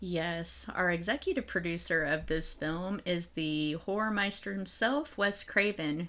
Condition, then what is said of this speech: None; typical speech.